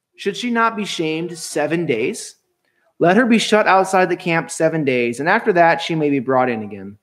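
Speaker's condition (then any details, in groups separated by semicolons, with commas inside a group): No condition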